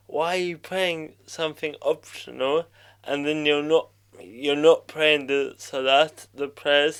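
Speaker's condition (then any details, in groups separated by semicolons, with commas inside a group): Cerebral palsy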